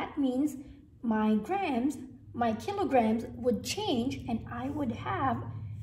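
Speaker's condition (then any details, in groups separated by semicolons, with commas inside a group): No condition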